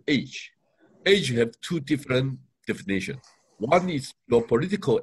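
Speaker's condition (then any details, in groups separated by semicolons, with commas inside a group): No condition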